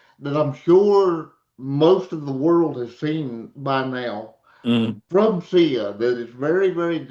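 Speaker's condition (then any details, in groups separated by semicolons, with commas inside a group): Cerebral palsy; uses wheelchair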